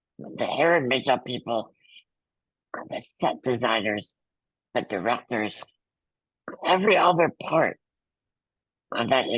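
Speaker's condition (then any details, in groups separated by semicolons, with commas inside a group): Muscular dystrophy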